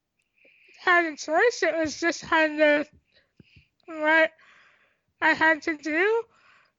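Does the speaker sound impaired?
Yes: tracheostomy; congenital cystic hygroma of head and neck, lymphatic system, cysts in airway and esophagus, 50-60 surgeries; age 28, tracheostomy and stomach feeding tube since few days old, breathes through neck tube; doctors predicted never talking, learned to talk, unable to swallow, breathing effortful when running.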